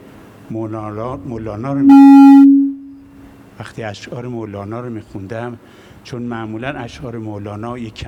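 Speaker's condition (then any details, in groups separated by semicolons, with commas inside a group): No condition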